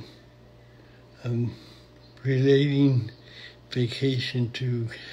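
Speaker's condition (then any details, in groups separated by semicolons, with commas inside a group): Cerebral palsy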